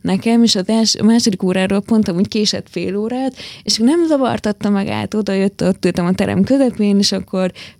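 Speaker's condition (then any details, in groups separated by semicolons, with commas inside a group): Hearing loss, hard of hearing, hearing aids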